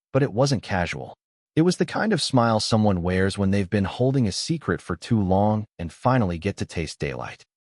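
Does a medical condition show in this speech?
No.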